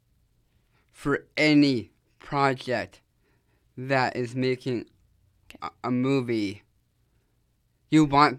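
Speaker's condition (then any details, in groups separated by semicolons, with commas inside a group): Down syndrome; from birth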